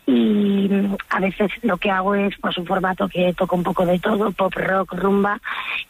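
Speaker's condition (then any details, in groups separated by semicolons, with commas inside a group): Vocal fold nodules, bilateral nodules; two nodules on vocal folds, forbidden to sing, propolis-licorice remedy, lozenges, some voice rest; voice broken after five shows Friday to Sunday, about 22 shows this month; hoarse, genuinely broken voice, apologizes for voice, sings Bonnie Tyler or Joaquín Sabina when broken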